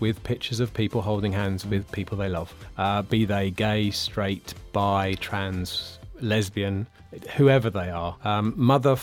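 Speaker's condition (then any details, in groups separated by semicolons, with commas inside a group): No condition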